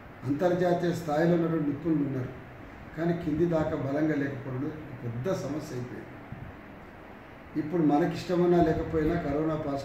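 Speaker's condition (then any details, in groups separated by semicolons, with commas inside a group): No condition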